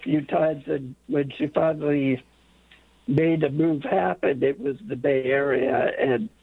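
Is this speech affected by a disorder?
Yes: late-onset Pompe disease; onset age 5-6, misdiagnosed as muscular dystrophy at 23 for 26 years.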